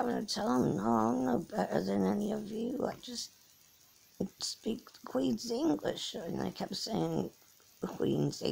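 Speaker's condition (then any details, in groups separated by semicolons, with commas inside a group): Cerebral palsy; from birth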